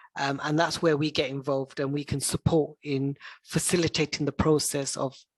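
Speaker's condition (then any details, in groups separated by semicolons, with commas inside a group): No condition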